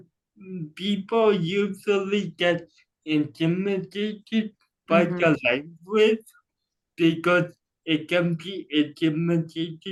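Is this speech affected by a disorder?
Yes: cerebral palsy.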